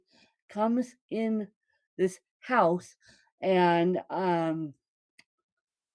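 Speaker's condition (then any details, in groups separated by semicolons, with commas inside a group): Cerebral palsy, mixed, moderate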